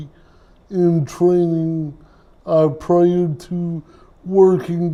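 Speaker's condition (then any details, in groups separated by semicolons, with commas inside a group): Cerebral palsy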